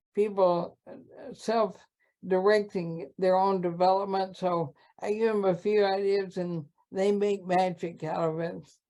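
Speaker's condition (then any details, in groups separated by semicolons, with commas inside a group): ALS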